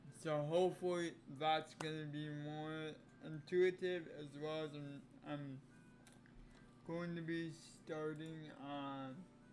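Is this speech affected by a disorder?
Yes: cerebral palsy; affects legs.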